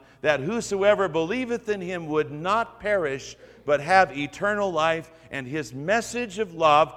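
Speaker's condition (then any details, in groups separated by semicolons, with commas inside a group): No condition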